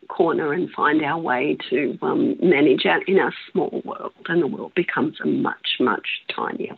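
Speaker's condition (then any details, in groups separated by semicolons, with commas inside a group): Spasmodic dysphonia; onset about 16 years ago, saw ear nose and throat specialist, diagnosed after over 12 months; words disappear like bad phone reception, bits of words lost, holds voice box, cough or hiccup resets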